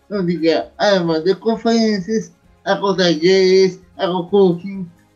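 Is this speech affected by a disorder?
Yes: cerebral palsy; near death as newborn.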